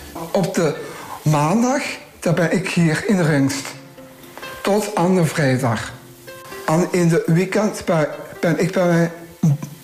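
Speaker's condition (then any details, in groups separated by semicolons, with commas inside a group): Down syndrome; trisomy 21, chromosomal, three copies of chromosome 21 instead of two, disability; talks well, can read, write and send messages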